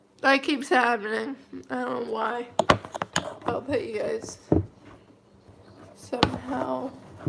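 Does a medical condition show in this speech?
Yes: cerebral palsy, mild.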